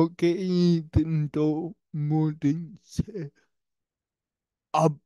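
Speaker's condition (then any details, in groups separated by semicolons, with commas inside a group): Brain lesion disability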